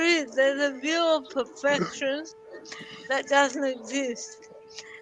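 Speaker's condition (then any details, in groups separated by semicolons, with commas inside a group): Cerebral palsy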